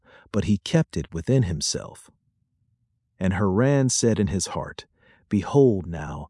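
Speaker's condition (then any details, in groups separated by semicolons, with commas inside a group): No condition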